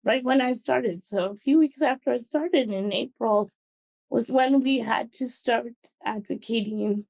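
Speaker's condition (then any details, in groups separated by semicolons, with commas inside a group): Cerebral palsy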